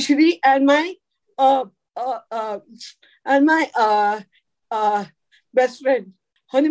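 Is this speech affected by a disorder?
Yes: cerebral palsy; from birth; could not talk in early life.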